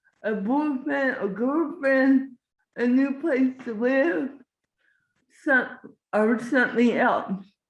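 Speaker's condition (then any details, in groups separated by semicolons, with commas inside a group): Cerebral palsy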